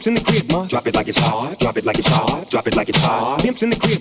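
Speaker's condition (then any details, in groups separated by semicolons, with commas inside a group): No condition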